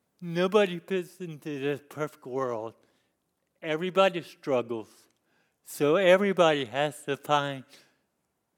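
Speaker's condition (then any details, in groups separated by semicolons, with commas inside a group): Cerebral palsy; lifelong disability since youth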